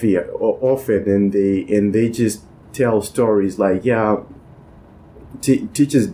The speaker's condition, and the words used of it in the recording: Stuttering. You know, and to this day, if I have to speak in my native language, my stuttering is more severe.